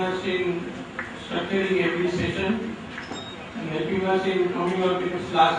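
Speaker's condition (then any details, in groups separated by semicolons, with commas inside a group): No condition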